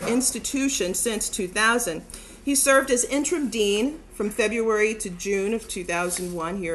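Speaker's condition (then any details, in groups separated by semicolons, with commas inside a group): No condition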